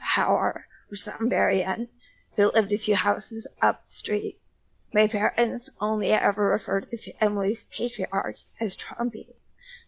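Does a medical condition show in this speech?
Yes: spasmodic dysphonia; vocal disorder audible in recording.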